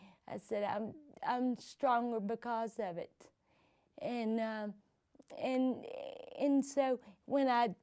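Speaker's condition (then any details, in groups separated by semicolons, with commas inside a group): Cerebral palsy; from birth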